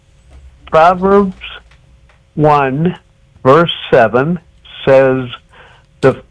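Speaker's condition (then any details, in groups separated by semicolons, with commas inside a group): Cerebral palsy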